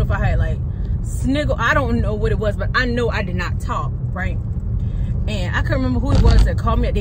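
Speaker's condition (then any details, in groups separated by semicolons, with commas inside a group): No condition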